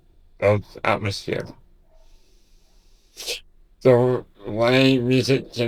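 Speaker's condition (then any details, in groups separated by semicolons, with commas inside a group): Duchenne muscular dystrophy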